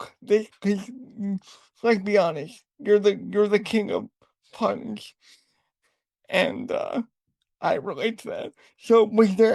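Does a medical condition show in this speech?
Yes: cerebral palsy; non-progressive.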